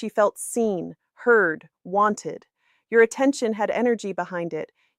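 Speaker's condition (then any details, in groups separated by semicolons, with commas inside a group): No condition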